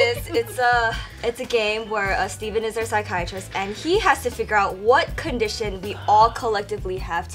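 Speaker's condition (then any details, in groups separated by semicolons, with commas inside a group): No condition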